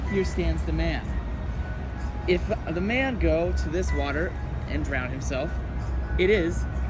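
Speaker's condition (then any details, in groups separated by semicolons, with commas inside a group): No condition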